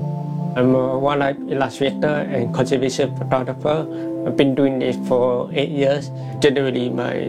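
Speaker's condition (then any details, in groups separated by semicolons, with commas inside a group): Profound and severe hearing loss; profound deafness one side, severe other side, hearing loss from age 2; about 70 to 80% hearing loss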